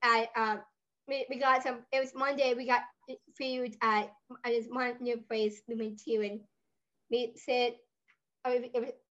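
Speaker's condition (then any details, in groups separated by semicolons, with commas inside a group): Down syndrome; adult with Down syndrome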